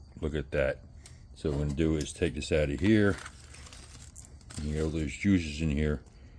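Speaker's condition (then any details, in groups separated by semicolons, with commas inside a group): No condition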